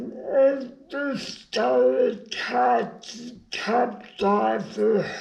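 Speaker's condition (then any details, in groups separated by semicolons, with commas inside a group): Brain injury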